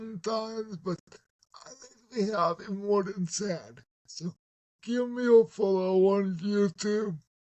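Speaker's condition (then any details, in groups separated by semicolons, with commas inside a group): Cerebral palsy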